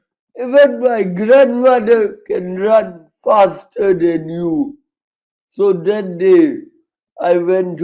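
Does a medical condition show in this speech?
Yes: cerebral palsy, severe.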